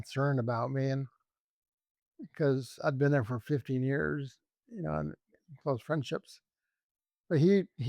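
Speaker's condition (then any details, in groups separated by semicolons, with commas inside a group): ALS; voice still present, voice banked, attends speech therapy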